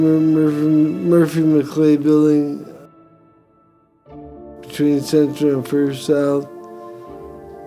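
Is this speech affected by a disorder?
Yes: brain injury; effects began around age 50.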